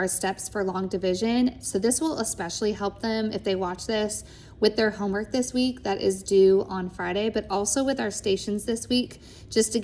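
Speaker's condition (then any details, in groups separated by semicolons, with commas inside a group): No condition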